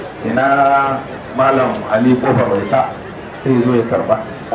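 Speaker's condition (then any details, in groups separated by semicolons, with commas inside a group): No condition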